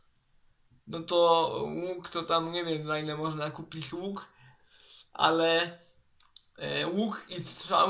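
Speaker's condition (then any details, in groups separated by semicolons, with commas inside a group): Cerebral palsy; uses wheelchair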